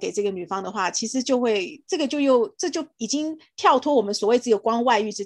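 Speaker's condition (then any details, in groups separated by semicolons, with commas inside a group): No condition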